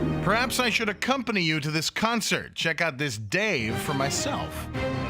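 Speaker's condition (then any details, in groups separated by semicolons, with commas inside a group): No condition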